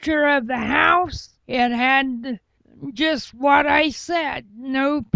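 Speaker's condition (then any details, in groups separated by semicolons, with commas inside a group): Cerebral palsy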